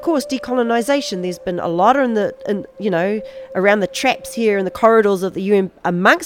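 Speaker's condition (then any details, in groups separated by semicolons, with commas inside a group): No condition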